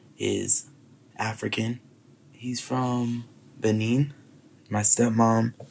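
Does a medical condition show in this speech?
No.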